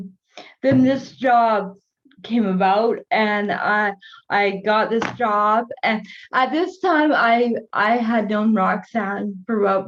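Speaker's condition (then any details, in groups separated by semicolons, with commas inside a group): Cerebral palsy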